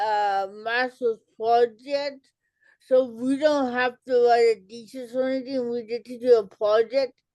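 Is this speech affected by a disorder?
Yes: cerebral palsy; childhood speech delay.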